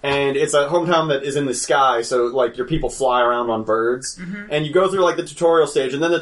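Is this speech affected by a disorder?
No.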